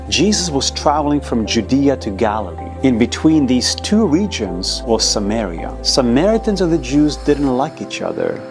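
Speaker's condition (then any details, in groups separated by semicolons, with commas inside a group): No condition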